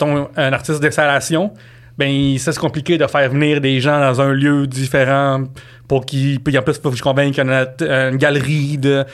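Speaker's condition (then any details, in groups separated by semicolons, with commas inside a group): Stuttering and cluttering; lifelong, treated by Montréal speech therapist during pandemic; much improved, daily exercises continue, speaking faster after two weeks in Colombia; some words hard to get out, initial r blocks, very fast speech, words telescoped, unaware of speed; prolonged sounds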